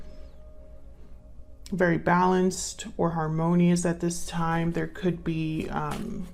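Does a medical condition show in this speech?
No.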